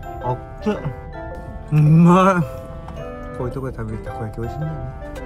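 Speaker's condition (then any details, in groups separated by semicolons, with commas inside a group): No condition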